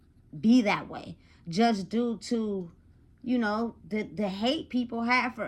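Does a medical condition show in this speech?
No.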